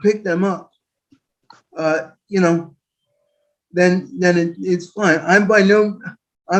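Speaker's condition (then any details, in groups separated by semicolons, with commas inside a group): Quadriplegic cerebral palsy; quadriplegic form, permanent wheelchair user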